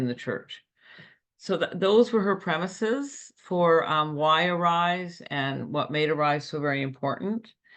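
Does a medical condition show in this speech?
No.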